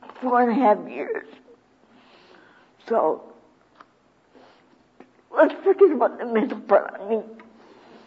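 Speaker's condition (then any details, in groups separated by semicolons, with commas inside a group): Cerebral palsy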